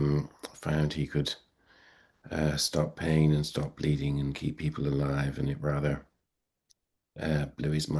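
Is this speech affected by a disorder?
No.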